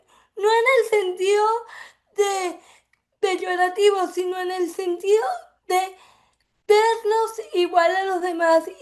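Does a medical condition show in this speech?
Yes: cerebral palsy; from birth; affects speech.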